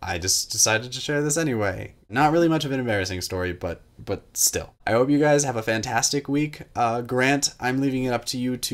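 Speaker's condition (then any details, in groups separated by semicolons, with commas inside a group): No condition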